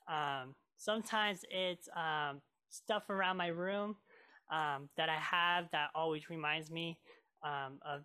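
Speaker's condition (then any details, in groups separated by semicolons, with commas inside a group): Cleft lip and palate; lip scar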